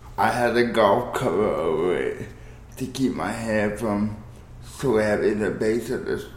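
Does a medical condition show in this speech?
Yes: cerebral palsy; daily fight against body spasms and gyrations.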